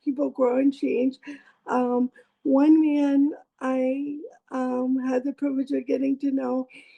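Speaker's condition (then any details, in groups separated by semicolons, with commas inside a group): Cerebral palsy; lifelong, childhood surgeries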